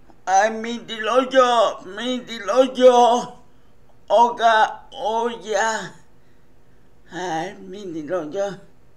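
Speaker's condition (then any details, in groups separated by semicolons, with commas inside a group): Cerebral palsy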